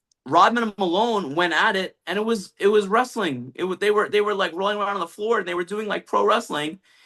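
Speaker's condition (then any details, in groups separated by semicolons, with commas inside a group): No condition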